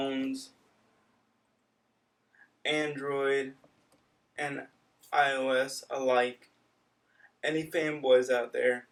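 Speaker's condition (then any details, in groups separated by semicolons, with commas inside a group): Cerebral palsy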